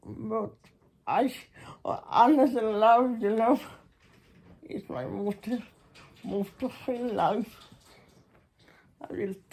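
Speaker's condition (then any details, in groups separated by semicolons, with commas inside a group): Muscular Parkinson; vascular parkinsonism, multiple surgeries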